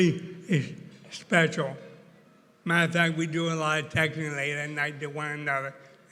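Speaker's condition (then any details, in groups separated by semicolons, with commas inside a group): ALS; diagnosed about 17 years ago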